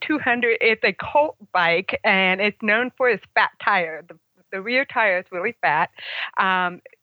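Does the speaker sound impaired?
Yes: congenital hearing loss, congenital, about 75% hearing loss; cannot hear motorcycle engine or tires, relies on other cues to shift gear.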